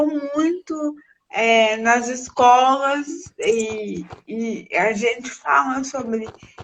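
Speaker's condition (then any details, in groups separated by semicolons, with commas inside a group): Cerebral palsy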